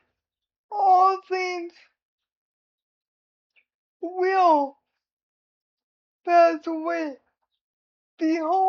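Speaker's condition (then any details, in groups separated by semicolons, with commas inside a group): Cerebral palsy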